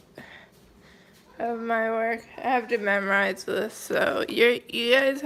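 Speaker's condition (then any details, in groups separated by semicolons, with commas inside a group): Cerebral palsy, mild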